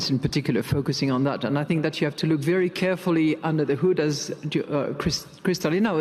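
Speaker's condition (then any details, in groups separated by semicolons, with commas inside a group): No condition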